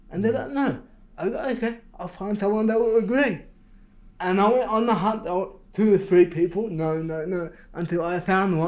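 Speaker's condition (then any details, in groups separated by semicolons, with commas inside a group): Cerebral palsy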